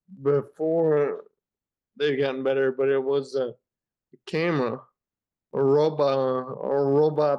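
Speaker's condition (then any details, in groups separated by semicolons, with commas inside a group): Friedreich's ataxia; 14 years since diagnosis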